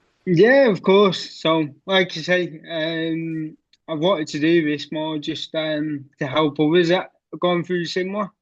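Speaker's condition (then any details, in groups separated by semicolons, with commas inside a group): Cerebral palsy; wheelchair since age six, childhood surgery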